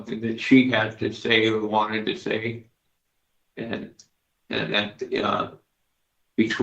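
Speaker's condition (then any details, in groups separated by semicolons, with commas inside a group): Parkinson's disease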